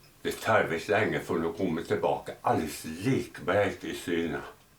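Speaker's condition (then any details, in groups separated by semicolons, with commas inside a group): Tongue cancer, partial tongue removal; partial tongue removal surgery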